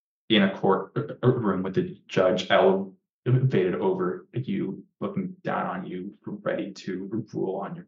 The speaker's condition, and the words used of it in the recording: Stuttering. And I'd say we have a similar style of stuttering in that it's a lot of blocks compared to other kinds.